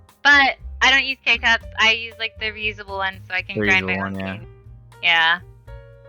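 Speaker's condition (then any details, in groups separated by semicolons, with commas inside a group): No condition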